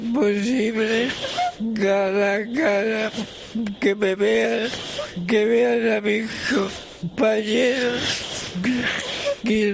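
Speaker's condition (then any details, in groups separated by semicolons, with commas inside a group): ALS, speech-generating device; left side symptoms first, initially attributed to herniated discs, diagnosed 13 years ago, about six months to diagnosis; cannot move any muscle, tilting wheelchair, permanent ventilator, audible labored breathing, always cold; uses special eye-tracking viewer to move tablet mouse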